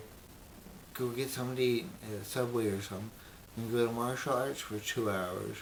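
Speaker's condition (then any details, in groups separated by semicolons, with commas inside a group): Brain injury; memory greatly affected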